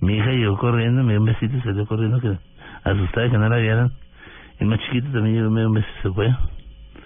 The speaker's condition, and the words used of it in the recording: Parkinson's disease. Como tengo la voz ahora que a veces me tiembla, a veces se me entiende, a veces no se me entiende